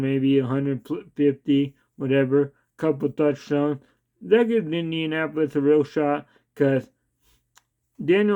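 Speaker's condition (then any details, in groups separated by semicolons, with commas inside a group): Cerebral palsy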